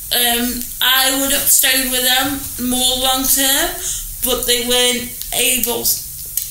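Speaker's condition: Cerebral palsy; limited hand use

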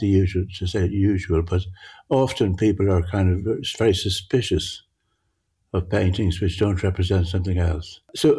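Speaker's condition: Parkinson's; altered visual perception

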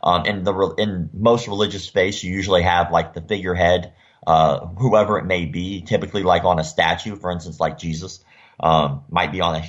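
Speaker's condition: Cleft lip and palate; facial scars from surgeries

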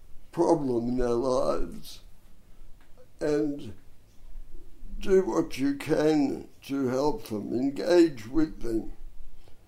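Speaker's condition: Dystonia and cerebral palsy; cerebral palsy from birth in right arm, bronchial asthma, adult dystonia pulling neck backwards, hard-to-diagnose

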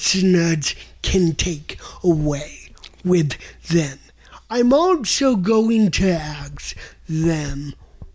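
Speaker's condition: Cerebral palsy; impediment called an accent

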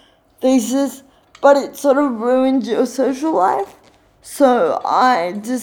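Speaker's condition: Cerebral palsy; full-time wheelchair user

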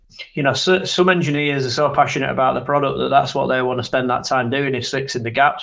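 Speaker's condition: No condition

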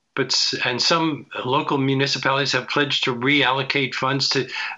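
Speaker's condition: No condition

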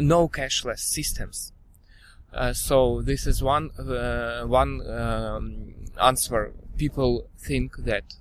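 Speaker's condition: No condition

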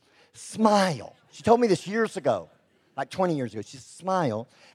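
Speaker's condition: Cleft lip and palate; congenital

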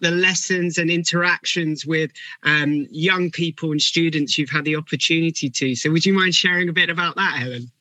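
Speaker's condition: No condition

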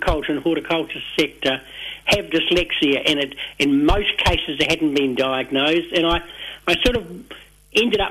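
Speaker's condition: No condition

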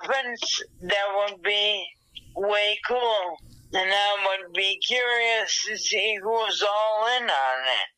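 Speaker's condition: Dysarthria after stroke, thalamic hemorrhage; recovering with much therapy, walked 58 feet with hemi walker, right hand makes fist, stiffness, tone problems

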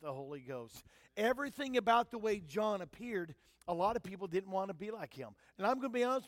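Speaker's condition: No condition

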